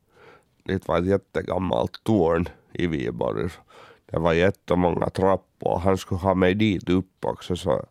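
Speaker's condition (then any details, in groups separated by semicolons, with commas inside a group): Cerebral palsy; uses wheelchair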